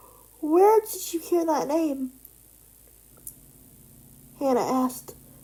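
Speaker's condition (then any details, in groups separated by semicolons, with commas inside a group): Cerebral palsy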